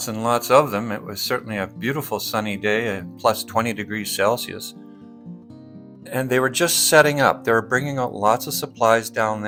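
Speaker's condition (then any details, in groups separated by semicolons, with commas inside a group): No condition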